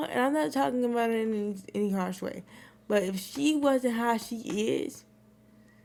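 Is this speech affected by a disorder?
Yes: cerebral palsy.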